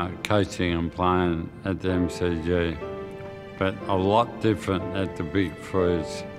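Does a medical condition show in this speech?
Yes: motor neurone disease; hand onset.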